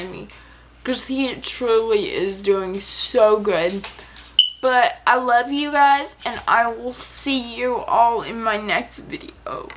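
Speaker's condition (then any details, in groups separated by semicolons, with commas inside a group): Cerebral palsy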